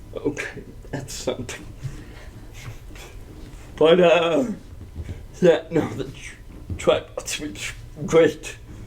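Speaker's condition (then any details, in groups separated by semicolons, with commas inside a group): Cerebral palsy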